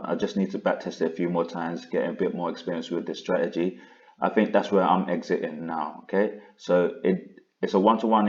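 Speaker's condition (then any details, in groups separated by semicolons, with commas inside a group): No condition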